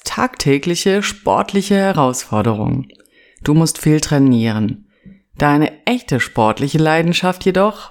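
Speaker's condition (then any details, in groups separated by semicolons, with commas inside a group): No condition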